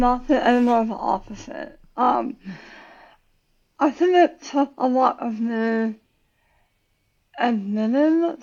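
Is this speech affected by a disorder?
Yes: tongue cancer surgery.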